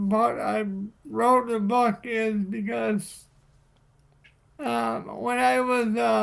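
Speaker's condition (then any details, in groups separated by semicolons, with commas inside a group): Cerebral palsy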